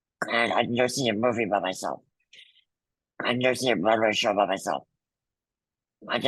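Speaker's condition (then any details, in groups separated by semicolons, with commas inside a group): Muscular dystrophy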